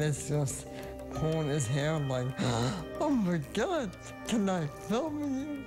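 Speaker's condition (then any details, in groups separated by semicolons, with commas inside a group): ALS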